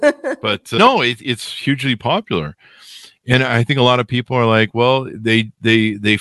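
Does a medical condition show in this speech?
No.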